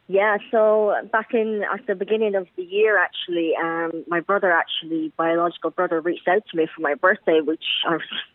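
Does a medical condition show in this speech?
Yes: cleft palate; congenital cleft palate, Belarus, Chernobyl radiation, genetic disorders, leg problems, affected walking and eating.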